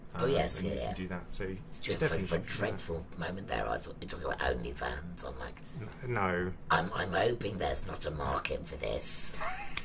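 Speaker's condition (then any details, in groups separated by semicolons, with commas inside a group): Laryngectomy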